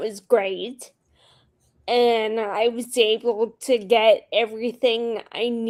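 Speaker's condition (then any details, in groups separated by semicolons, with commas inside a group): Friedreich's ataxia; handwriting and speech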